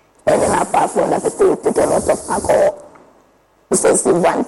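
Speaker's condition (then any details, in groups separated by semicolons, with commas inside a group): Laryngectomy for throat cancer; stage 4 throat cancer after hoarse breaking voice and neck swelling, voice box removed, Kolibu Teaching Hospital ENT, Dr. Bedu; artificial voice almost a year, breathes through neck hole not nose, feeding problems, on tubes; cannot speak unaided, speaks only through artificial voice device at neck hole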